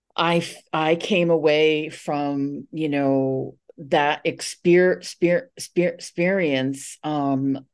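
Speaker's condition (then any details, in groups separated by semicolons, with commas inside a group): Stuttering; long-standing, past traditional fluency shaping therapy, later psychotherapy with stuttering-aware therapist; repeated sounds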